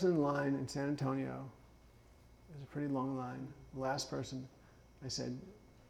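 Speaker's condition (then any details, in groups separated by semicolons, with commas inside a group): Parkinson's; drinks warm water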